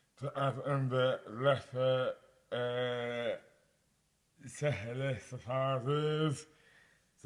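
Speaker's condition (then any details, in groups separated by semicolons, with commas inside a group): Dystonia; mouth impairment affects speech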